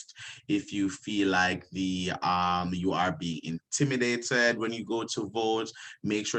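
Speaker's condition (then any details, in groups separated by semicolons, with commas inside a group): No condition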